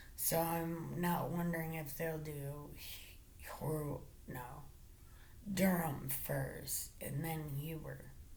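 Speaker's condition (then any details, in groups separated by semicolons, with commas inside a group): Brain injury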